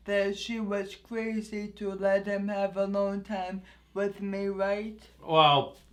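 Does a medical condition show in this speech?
Yes: anoxic brain injury.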